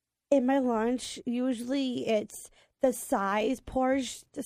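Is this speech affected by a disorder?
Yes: Down syndrome.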